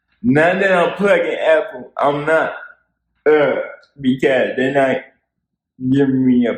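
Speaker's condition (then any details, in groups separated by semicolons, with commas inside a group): Cerebral palsy; spastic quadriplegic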